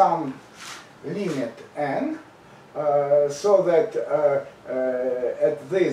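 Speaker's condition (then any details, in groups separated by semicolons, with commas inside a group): No condition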